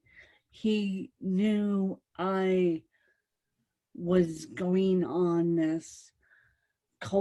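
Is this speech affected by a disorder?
Yes: cerebral palsy, mixed, moderate.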